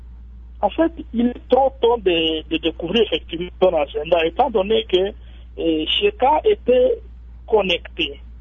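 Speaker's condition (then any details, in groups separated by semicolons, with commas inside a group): No condition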